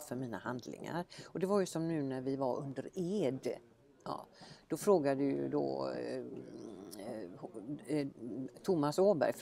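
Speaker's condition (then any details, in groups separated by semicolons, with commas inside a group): No condition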